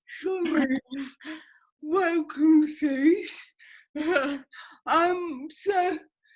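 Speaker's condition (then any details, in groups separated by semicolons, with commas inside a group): Cerebral palsy; quadriplegic, all limbs affected, since childhood; affects speech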